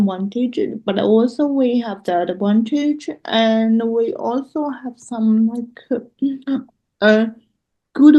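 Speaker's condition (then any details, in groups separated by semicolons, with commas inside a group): Cerebral palsy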